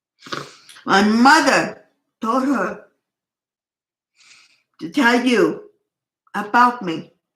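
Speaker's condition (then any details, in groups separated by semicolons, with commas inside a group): Cerebral palsy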